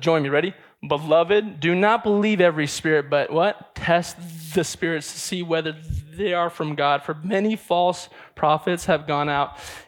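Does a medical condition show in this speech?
Yes: stutter; here blocks.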